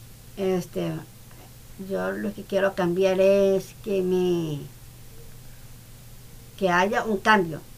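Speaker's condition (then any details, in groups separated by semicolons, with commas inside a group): Down syndrome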